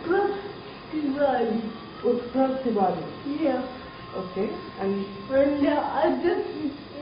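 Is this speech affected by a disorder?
Yes: cerebral palsy.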